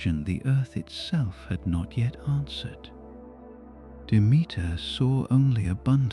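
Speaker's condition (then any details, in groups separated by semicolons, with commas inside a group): No condition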